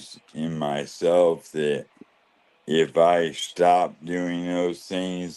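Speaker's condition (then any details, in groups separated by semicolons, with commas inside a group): ALS; losing speech and swallowing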